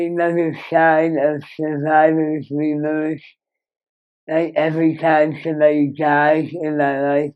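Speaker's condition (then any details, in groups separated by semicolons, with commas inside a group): Moebius syndrome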